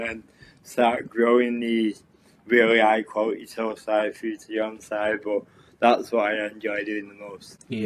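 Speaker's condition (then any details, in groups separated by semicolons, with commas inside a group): Cerebral palsy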